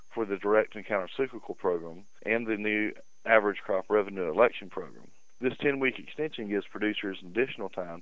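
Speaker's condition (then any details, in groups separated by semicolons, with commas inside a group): No condition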